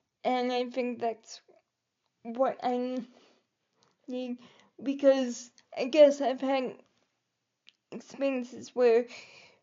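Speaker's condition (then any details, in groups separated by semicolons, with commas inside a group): Cerebral palsy; quadriplegic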